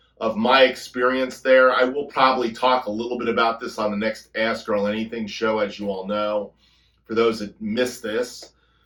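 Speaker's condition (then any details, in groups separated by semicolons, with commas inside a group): No condition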